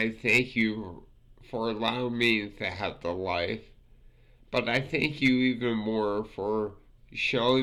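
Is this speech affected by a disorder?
Yes: multiple sclerosis; affects fingers.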